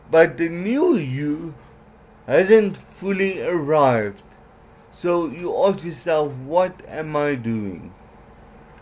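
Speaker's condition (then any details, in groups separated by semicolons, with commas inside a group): Cerebral palsy; certain letters flat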